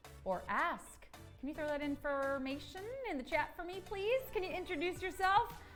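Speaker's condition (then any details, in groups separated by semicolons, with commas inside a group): No condition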